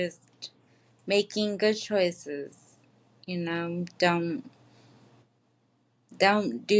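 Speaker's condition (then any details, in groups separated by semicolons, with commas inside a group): Traumatic brain injury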